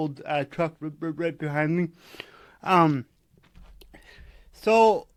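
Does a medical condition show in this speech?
Yes: cerebral palsy.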